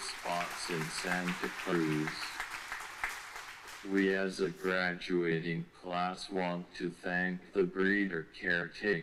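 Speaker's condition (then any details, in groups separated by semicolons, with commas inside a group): ALS, speech-generating device; onset left arm weakness, tracheostomy, feeding tube; rapid progression, completely paralyzed; uses eye gaze device, eats through feeding tube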